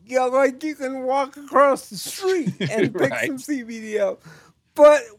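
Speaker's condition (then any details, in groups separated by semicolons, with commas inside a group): Cerebral palsy; types with one finger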